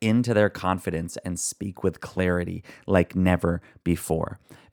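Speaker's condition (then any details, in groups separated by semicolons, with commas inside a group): No condition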